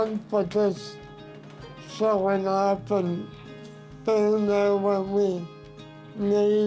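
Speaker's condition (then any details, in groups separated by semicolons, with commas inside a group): Cerebral palsy; brain injury after resuscitation; high care needs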